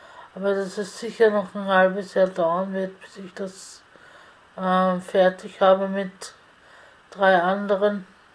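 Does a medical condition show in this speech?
Yes: spasticity from birth; multiple sclerosis.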